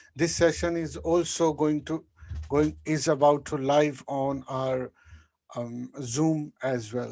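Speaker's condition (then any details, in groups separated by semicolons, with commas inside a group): No condition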